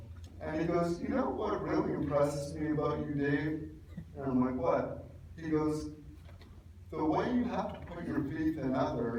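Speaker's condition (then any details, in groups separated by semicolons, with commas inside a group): Cerebral palsy; could not really talk until age 12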